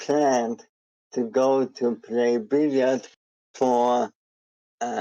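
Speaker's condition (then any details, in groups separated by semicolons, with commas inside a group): ALS; struggles to form sentences while speaking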